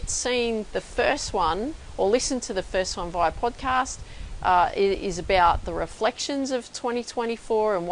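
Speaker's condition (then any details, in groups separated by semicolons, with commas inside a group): No condition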